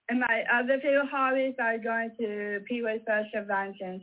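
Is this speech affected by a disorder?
Yes: mosaic Down syndrome.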